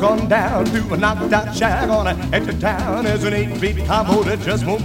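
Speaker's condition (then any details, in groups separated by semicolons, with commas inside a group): No condition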